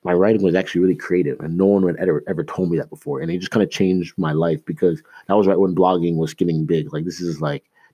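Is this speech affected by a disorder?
No.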